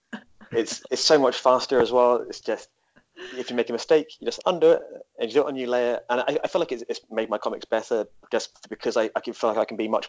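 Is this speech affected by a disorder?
Yes: stutter; speech impediment; here repeated words, blocks.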